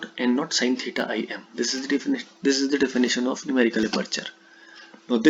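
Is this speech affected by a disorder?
No.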